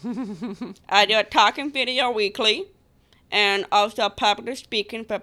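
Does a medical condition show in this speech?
Yes: Down syndrome; reads prepared pro-life speech aloud on podcast.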